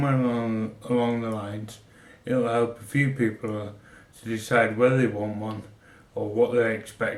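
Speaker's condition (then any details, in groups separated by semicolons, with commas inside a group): MND; synthetic voice from banked voice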